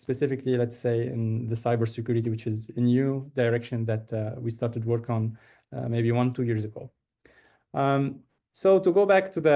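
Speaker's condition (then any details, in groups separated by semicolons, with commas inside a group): No condition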